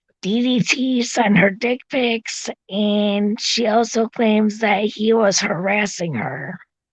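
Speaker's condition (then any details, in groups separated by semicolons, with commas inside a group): Cerebral palsy; tracheotomy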